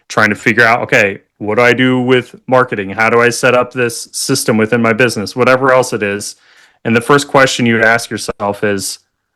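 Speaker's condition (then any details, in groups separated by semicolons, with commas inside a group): No condition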